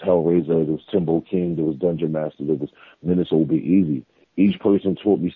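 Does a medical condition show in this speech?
No.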